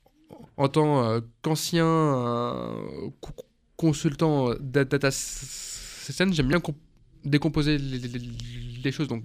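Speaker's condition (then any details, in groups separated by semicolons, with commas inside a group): Stuttering; stuttering of neurological origin, not due to stress or shyness, described by interviewer as fairly strong; repeated sounds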